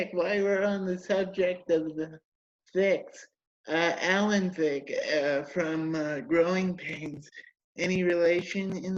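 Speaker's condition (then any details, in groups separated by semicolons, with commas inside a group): Cerebral palsy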